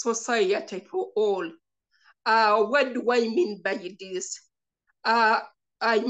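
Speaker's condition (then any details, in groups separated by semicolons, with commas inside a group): Cerebral palsy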